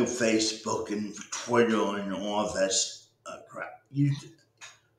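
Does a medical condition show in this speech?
Yes: cerebral palsy.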